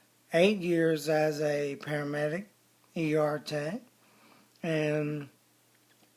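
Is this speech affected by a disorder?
Yes: ALS, bulbar onset; constant slurred speech, hard to communicate.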